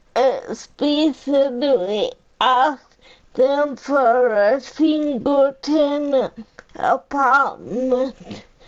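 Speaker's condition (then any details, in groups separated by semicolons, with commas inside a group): Cerebral palsy; powerchair user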